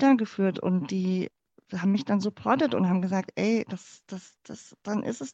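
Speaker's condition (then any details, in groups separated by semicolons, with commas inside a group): Cleft palate; congenital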